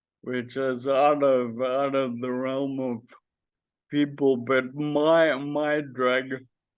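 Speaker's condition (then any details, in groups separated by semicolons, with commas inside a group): Friedreich's ataxia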